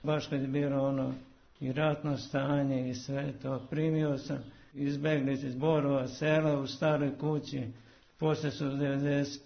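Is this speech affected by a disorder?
Yes: Parkinson's disease; walks about 8 km daily, very active, reports no difficulties from the illness; converses normally, illness not noticeable on radio.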